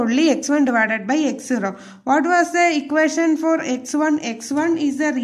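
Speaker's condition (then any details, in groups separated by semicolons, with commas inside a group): No condition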